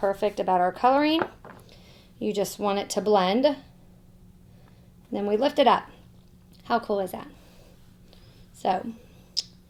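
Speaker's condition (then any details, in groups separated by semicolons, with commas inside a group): No condition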